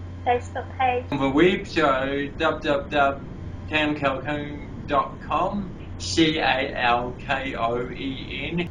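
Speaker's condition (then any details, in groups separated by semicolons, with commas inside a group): Cerebral palsy; from birth, mild brain injury, affects walking and talking; voice slightly shaky, talking a major challenge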